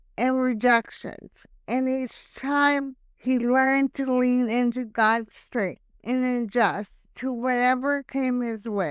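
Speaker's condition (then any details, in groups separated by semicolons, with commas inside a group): Hemiplegic cerebral palsy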